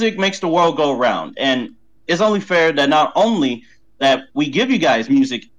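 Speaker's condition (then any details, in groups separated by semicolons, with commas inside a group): No condition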